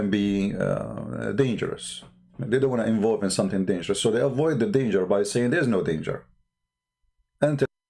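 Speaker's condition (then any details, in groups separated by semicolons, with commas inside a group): No condition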